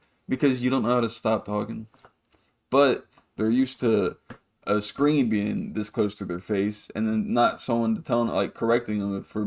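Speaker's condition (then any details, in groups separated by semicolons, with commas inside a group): No condition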